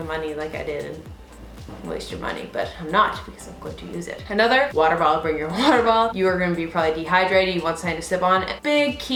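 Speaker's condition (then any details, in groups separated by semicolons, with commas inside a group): No condition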